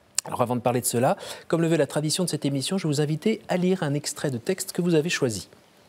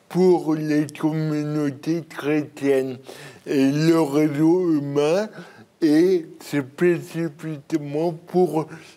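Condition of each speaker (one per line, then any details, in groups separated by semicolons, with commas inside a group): No condition
Cerebral palsy; birth injury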